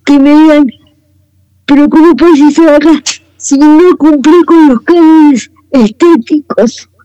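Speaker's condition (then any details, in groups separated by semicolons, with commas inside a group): Cerebral palsy; wheelchair user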